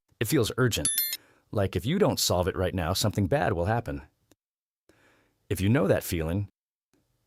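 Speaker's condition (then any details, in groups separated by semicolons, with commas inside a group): No condition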